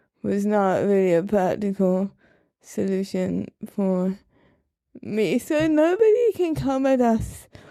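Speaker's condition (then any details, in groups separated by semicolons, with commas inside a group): Cerebral palsy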